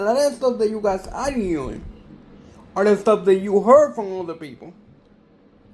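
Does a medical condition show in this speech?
Yes: cerebral palsy.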